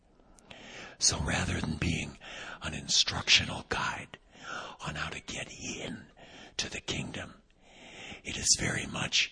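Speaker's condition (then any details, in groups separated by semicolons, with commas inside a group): Vocal cord paralysis, unilateral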